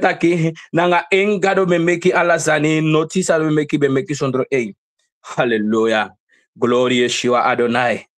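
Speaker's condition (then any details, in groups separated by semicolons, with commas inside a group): No condition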